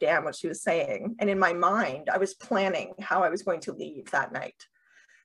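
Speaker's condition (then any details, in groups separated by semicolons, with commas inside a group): Deafness with cochlear implants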